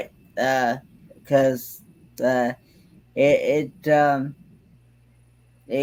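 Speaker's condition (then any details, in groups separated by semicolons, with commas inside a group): Cerebral palsy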